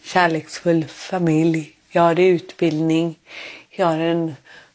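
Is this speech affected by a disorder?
Yes: cerebral palsy; born without heartbeat.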